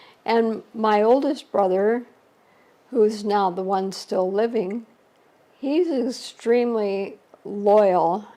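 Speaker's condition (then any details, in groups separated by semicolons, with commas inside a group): ALS; shortly after diagnosis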